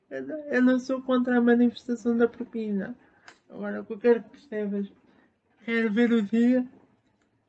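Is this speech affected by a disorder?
Yes: spastic cerebral palsy; spastic motor type.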